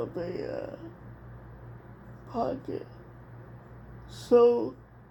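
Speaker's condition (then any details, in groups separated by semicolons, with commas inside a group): Cerebral palsy; dystonia in hands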